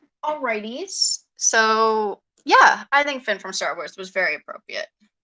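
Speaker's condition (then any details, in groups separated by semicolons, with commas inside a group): No condition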